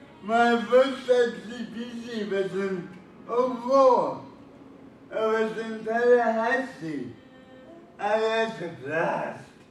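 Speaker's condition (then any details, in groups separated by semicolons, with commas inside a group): Cerebral palsy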